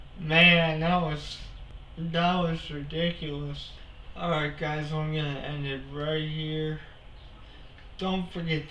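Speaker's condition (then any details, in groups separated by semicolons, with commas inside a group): Cerebral palsy; only one hand usable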